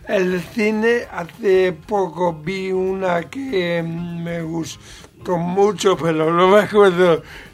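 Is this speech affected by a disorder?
Yes: cerebral palsy; present from birth, brain damage.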